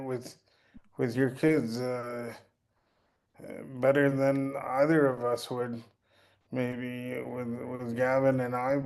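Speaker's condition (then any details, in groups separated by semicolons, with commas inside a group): Cerebral palsy; since birth, birth complications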